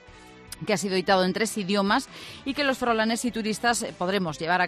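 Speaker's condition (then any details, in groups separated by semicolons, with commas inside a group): No condition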